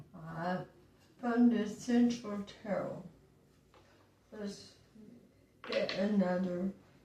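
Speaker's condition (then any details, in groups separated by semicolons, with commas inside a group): Throat cancer radiation damage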